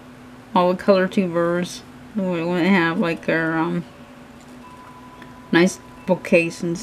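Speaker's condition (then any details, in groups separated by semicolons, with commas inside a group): Cerebral palsy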